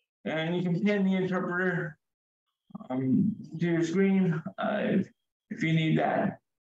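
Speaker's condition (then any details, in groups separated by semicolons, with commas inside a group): Cerebral palsy, severe; wheelchair user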